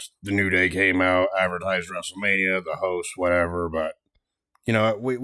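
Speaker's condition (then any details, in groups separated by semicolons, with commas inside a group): No condition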